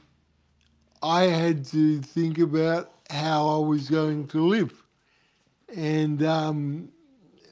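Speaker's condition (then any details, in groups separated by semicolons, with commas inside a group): Cerebral palsy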